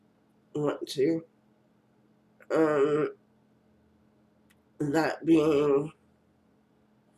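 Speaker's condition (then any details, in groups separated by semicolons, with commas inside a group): Cerebral palsy; first word not said quite right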